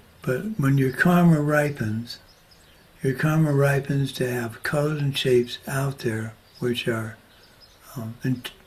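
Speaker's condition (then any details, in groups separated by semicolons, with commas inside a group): Parkinson's disease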